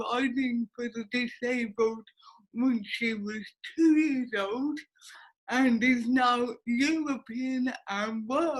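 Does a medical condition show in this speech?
Yes: cerebral palsy; affects speech.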